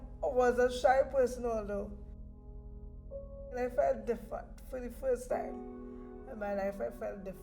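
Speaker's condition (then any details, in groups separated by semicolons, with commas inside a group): Cerebral palsy; lifelong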